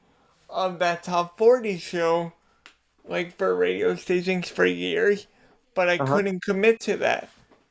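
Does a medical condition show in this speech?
Yes: cerebral palsy; cerebral palsy diagnosed at age 2.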